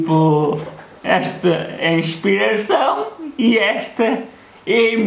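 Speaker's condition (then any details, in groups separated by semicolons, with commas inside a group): Cerebral palsy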